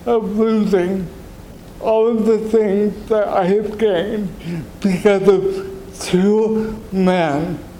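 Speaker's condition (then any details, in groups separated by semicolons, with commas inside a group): Cerebral palsy; wheelchair user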